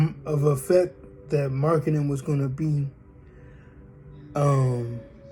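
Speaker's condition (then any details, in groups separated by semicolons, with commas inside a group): Cerebral palsy; from birth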